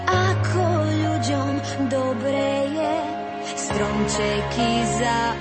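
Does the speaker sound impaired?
No.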